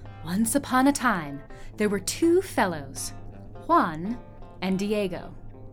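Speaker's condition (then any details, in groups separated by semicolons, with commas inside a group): No condition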